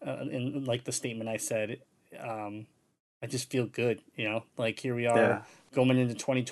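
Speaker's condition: Cleft palate; congenital cleft palate

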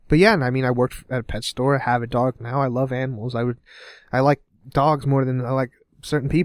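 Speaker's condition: No condition

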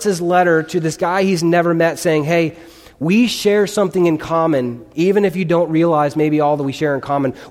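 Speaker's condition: No condition

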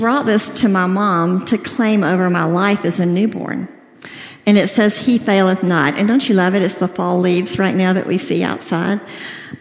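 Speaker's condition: Cleft lip and palate, severe

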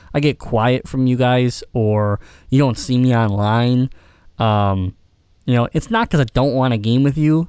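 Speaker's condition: Cleft palate; congenital cleft palate

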